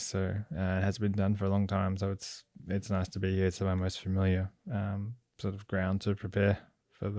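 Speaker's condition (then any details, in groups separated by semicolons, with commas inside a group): No condition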